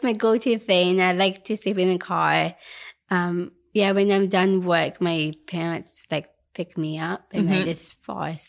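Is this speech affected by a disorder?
Yes: Down syndrome; adult woman.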